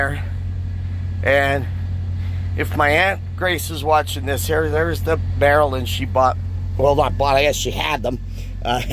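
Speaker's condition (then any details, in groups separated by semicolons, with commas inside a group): No condition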